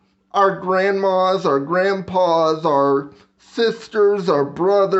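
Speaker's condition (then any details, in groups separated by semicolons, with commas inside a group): Cerebral palsy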